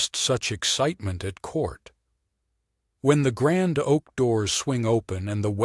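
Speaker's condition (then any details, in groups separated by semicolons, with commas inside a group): No condition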